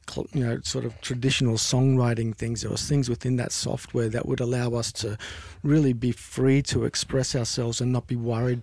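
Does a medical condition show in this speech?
No.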